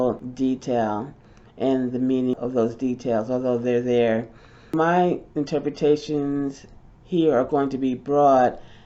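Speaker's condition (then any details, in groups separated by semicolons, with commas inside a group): No condition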